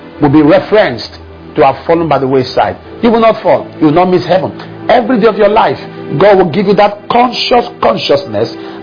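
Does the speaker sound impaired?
No.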